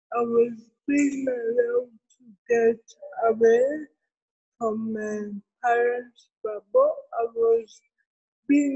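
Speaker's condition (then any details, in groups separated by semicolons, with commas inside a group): Cerebral palsy; therapy since six months old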